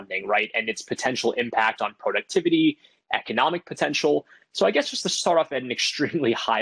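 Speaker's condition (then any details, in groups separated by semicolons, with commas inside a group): No condition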